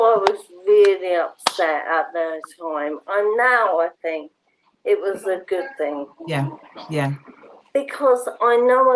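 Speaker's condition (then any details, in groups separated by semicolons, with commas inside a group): Motor neurone disease; speech and swallowing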